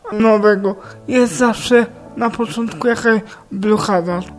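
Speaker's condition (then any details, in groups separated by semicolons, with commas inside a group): Cerebral palsy; childhood onset, moderate severity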